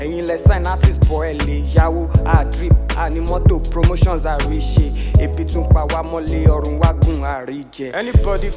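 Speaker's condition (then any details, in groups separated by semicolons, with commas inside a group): No condition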